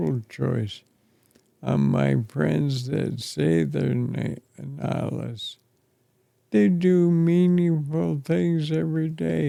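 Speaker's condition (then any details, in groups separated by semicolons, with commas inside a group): ALS; affects chest and throat; two and a half years in, weeks to live, refusing some intervention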